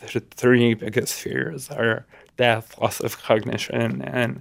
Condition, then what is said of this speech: Dystonia. He's watched his father struggle more each year until it finally got to the point where it's difficult to talk or even cut his own food.